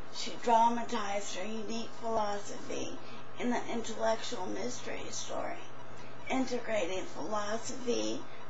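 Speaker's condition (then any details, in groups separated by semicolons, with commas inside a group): Traumatic brain injury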